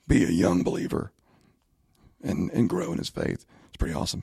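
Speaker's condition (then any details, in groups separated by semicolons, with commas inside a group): Spasmodic dysphonia; asks listeners to excuse voice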